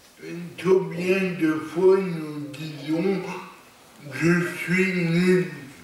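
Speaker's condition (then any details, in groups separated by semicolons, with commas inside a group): Cerebral palsy; lifelong, non-progressive; stable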